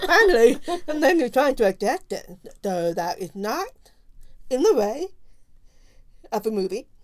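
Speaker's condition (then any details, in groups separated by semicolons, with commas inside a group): Profound deafness; profound deafness left ear, total deafness right ear, diagnosed age 3, hearing aid, no cochlear implant; learned to speak and lip-read in early oral pre-preschool program, encouraged to speak, mainstreamed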